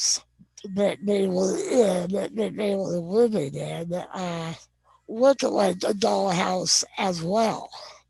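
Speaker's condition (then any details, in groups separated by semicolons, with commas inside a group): Non-progressive muscular dystrophy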